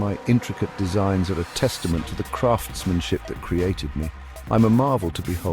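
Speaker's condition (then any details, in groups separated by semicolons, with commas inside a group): No condition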